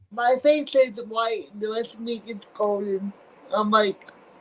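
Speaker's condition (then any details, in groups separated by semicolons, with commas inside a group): Cerebral palsy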